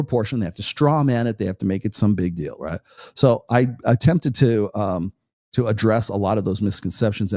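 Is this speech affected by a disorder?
No.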